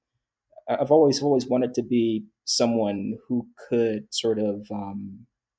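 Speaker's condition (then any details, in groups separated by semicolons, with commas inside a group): Stuttering; onset at age 10, worse when trying to impress or rushing, absent when singing or self-talk; stuttered during recording, reset by stopping, backing up, slowing rate; stutters when speaking too fast, muddy jumble, pauses, backs up, slows rate; repeated sounds, repeated words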